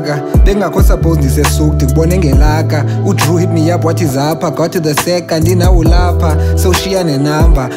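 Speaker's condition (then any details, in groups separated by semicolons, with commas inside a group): No condition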